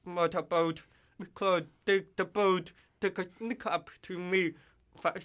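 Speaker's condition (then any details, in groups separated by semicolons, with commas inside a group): Hearing loss with cochlear implant; water-resistant cochlear implant on ear hook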